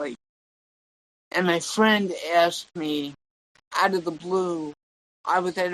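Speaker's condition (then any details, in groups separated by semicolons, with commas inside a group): Cerebral palsy; tongue and legs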